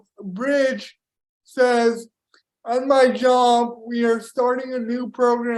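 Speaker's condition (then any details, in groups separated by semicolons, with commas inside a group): Cerebral palsy; power wheelchair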